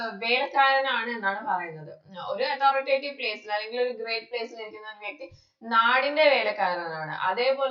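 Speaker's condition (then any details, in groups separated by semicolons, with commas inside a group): No condition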